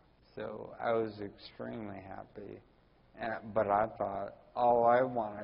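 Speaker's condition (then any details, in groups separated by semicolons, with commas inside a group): Ataxia; Friedreich's ataxia, scoliosis, spinal rod surgery; unbalanced walking, diagnosed years after symptom onset; speech typical of the condition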